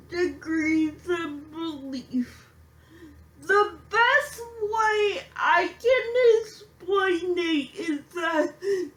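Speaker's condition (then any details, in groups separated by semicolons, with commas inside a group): Physical speech impairment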